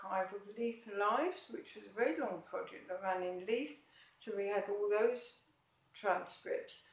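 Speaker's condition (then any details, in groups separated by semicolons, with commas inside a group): MND, mild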